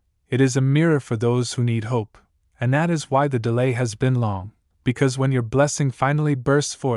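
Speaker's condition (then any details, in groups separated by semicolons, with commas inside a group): No condition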